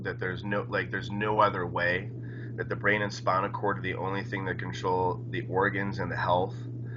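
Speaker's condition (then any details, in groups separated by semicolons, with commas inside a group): No condition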